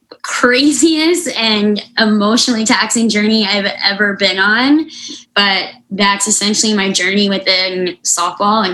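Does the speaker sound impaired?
Yes: unilateral cleft lip and palate; severe congenital unilateral cleft lip and palate.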